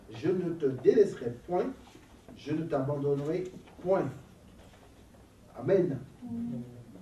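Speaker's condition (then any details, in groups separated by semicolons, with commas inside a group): No condition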